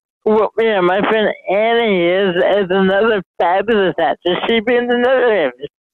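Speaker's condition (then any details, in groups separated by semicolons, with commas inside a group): Mild cerebral palsy; speech affected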